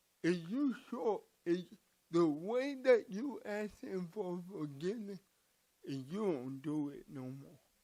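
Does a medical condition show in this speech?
Yes: cerebral palsy; from birth.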